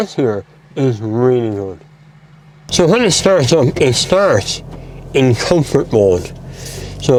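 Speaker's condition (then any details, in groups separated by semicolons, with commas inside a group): Mouth cancer surgery; mouth cancer, surgery, radiotherapy; speech altered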